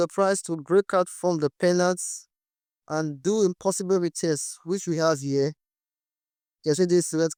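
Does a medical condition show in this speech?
No.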